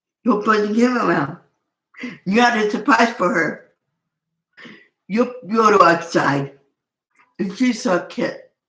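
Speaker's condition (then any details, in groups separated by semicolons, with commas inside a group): Cerebral palsy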